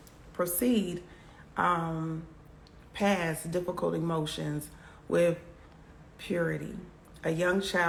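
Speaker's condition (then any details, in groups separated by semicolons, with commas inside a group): No condition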